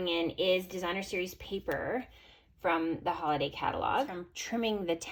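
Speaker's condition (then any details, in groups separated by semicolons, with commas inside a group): No condition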